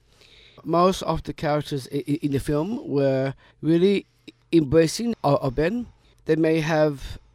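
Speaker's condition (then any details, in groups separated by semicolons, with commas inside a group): Down syndrome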